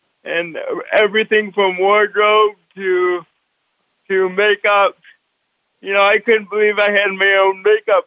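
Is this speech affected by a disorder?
Yes: cerebral palsy; walks with walker.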